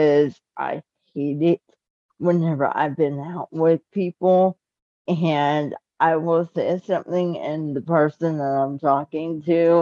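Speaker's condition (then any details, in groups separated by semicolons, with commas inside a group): Cerebral palsy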